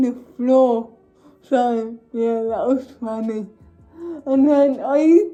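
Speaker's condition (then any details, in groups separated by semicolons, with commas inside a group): Cerebral palsy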